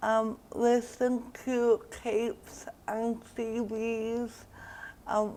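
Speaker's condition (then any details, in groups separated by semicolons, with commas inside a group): Cerebral palsy; diagnosed around age one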